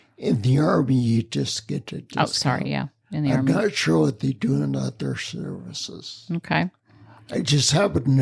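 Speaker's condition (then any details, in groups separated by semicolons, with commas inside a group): Spinocerebellar ataxia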